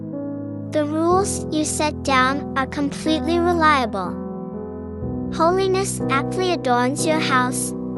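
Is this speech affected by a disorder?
No.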